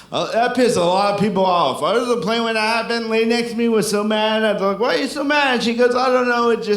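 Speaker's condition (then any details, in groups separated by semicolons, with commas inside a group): Cerebral palsy; from birth; sounds drunk, constant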